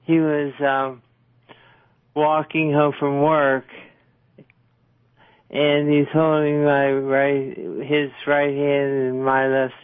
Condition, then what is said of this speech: Parkinson's disease. And because you have Parkinson's and you speak right. this and way, you can hear it in my voice.